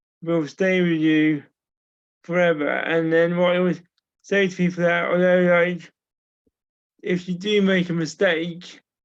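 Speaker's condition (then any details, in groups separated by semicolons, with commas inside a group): Cerebral palsy; from birth, uses wheelchair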